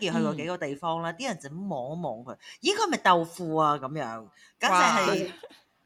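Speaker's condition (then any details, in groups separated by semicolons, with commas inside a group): No condition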